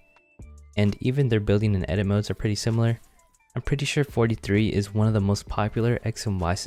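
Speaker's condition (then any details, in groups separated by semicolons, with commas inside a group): No condition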